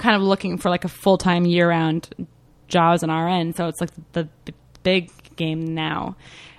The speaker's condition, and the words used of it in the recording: Stuttering. Because when I advertised, I didn't even stutter to him when he first heard me advertise.